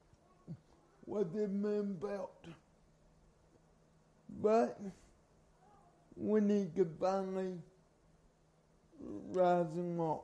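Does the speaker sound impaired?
Yes: cerebral palsy; from birth.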